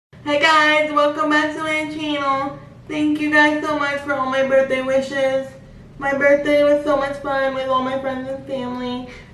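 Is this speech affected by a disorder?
Yes: spastic quadriplegic cerebral palsy.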